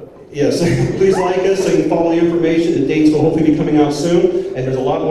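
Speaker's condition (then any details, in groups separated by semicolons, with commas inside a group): No condition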